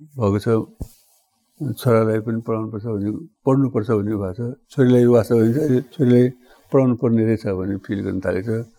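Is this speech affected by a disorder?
Yes: Parkinson's disease; elderly; small steps hard, legs sometimes won't lift, can't stride short distances, running and large movements fine, fall risk; slurred, jumbled speech, sometimes hard to understand, sometimes sounds fine, dry mouth.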